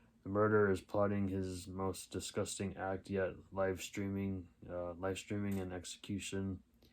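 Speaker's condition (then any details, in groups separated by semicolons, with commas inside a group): No condition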